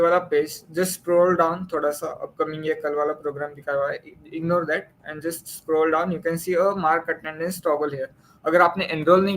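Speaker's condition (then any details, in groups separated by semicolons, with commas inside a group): No condition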